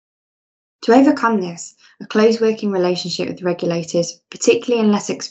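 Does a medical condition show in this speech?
No.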